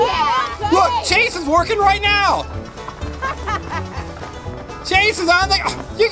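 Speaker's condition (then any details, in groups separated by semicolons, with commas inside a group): No condition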